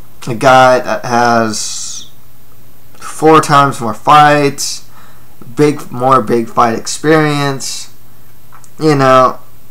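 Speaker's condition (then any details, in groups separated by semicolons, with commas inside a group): No condition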